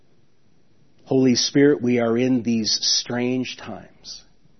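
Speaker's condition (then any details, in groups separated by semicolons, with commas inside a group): No condition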